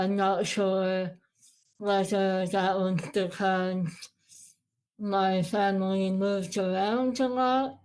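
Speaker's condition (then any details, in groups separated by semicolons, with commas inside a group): Moebius syndrome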